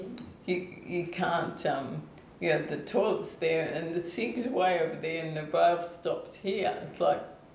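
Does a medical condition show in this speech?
Yes: ALS/MND; onset foot drop.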